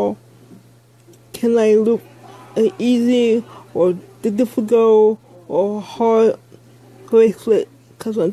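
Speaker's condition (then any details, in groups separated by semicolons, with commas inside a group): Speech impairment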